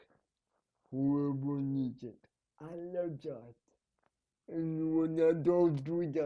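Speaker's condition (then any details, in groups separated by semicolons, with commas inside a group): Cerebral palsy; needs help at night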